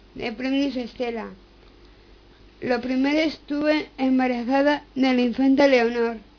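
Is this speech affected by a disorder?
Yes: Down syndrome; member of Fundación Síndrome de Down de Madrid; reads news item aloud on live radio.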